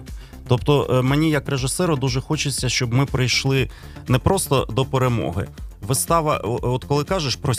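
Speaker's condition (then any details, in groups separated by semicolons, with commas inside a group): No condition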